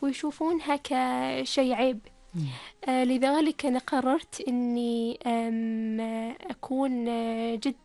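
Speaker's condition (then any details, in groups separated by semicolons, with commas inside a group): Stuttering; stuttering noticed around age 10, hid stuttering and withdrew for a time, later accepted it; difficulty speaking, speech differed from peers in childhood; prolonged sounds, blocks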